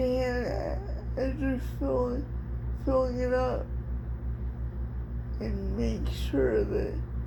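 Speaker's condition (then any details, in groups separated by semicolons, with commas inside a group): Cerebral palsy; from birth, all body parts, dystonia in hands; speech somewhat affected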